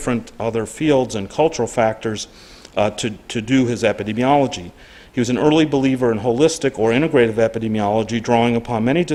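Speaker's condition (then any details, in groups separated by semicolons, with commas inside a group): No condition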